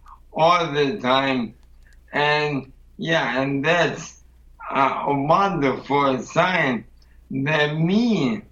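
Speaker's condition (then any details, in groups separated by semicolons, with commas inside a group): ALS; weak muscles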